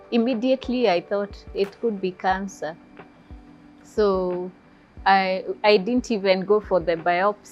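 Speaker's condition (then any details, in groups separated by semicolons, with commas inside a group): No condition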